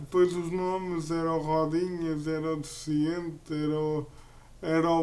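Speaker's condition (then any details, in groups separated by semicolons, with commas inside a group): Cerebral palsy; uses a wheelchair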